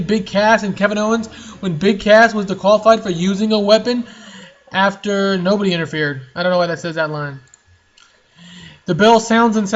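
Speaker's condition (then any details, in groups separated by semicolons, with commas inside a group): No condition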